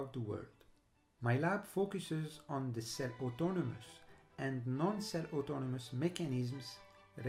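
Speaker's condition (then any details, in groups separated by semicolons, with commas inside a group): No condition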